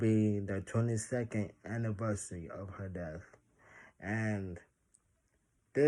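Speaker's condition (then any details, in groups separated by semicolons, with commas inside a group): Traumatic brain injury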